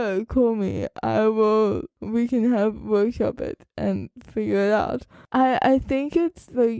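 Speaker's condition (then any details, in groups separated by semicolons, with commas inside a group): Cerebral palsy; uses wheelchair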